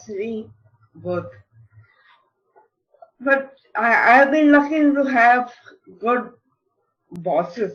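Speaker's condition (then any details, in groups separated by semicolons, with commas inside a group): Cerebral palsy; mild speech problem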